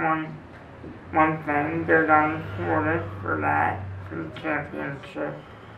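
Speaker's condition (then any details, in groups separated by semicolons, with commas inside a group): Cerebral palsy; acquired after stroke during illness, not congenital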